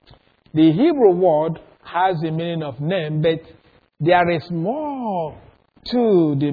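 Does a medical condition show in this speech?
No.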